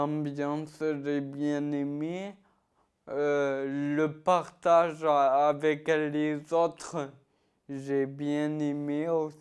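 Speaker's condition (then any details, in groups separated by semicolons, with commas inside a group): Ataxia-telangiectasia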